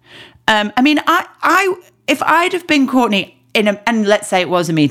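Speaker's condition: No condition

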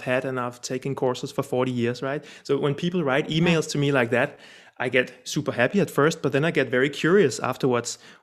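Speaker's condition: No condition

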